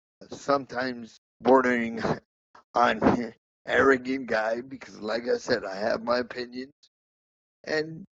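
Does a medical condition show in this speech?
Yes: cerebral palsy; diagnosed at age one and a half in New Jersey.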